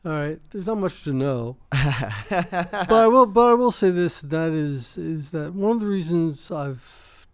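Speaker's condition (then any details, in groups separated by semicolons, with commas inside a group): Young onset Parkinson's; diagnosed around age 38 or 39, deep brain surgery with brain electrodes, lost speech before surgery; walks most of the time, right leg shakes, voice softening over last couple of years; lost ability to talk before deep brain surgery, now talks mostly, words connect poorly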